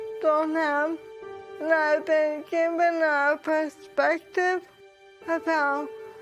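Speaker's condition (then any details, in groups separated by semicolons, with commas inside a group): ALS; diagnosed in early 30s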